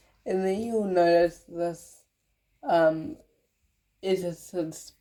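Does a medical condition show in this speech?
Yes: cerebral palsy.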